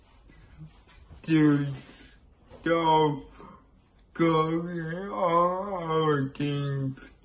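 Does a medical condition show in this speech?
Yes: cerebral palsy.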